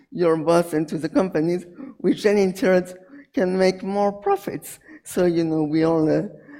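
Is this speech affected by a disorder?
Yes: cerebral palsy; hyperventilates without physiotherapy.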